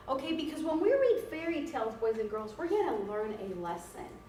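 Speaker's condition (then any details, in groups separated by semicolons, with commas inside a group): No condition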